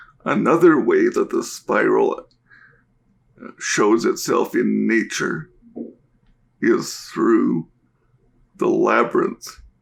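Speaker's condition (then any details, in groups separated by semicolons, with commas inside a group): Cerebral palsy; diagnosed at birth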